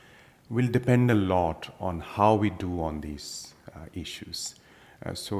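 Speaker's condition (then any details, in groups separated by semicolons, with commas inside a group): No condition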